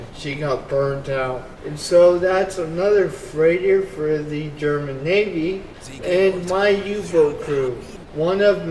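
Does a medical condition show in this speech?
Yes: cerebral palsy; only one hand usable.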